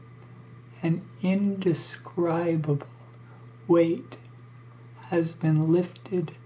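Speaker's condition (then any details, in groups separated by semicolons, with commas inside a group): ALS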